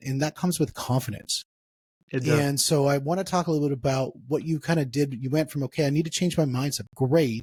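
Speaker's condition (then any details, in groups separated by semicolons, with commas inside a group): No condition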